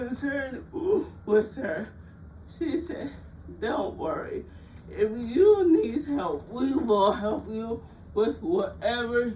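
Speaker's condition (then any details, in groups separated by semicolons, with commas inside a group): Cerebral palsy; frequent speech therapy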